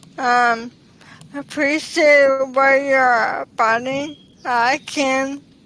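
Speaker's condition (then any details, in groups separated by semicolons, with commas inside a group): ALS; onset in pinky finger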